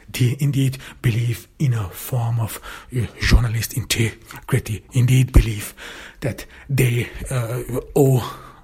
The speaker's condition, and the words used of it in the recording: Stuttering. I myself feel it in a way that my speaking has improved, that I some sort of, the more I talk, the more I speak, I stutter less.